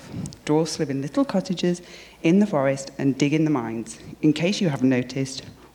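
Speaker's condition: No condition

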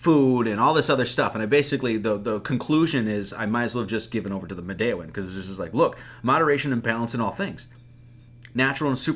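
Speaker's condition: No condition

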